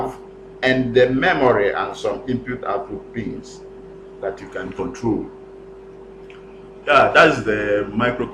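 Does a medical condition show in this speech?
No.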